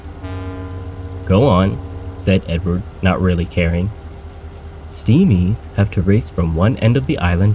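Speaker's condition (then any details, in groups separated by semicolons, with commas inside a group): No condition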